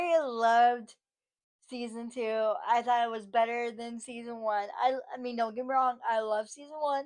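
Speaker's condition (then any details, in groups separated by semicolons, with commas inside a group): Cerebral palsy, spastic; from birth, muscle spasms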